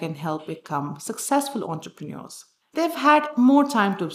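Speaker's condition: No condition

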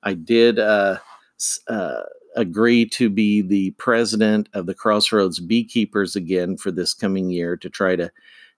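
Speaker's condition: No condition

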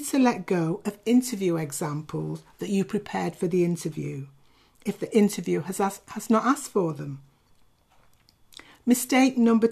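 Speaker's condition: No condition

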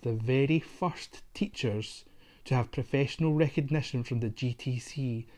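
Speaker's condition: No condition

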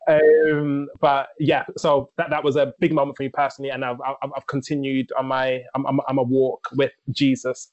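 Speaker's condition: Stammer; considered mute, did not speak until age five, needed speech therapy but never had it; stammer audible in recording, uses rhythmic techniques from rapping in everyday speech; chest and mind contract when stammering, even now, rapping Eminem lyrics let speech flow loosely; repeated sounds, repeated words, prolonged sounds

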